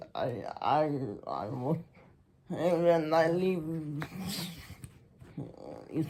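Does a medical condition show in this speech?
Yes: muscular Parkinson.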